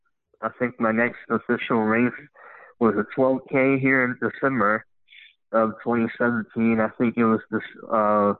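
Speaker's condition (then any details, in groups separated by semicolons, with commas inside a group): Cleft lip and palate; full-time wheelchair at 13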